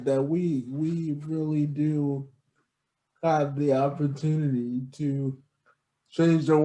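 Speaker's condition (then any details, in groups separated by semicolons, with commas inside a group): Cerebral palsy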